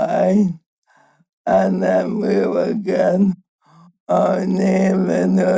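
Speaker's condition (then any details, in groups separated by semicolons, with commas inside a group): ALS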